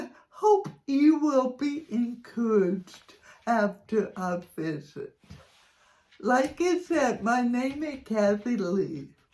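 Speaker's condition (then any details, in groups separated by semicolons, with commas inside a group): Cerebral palsy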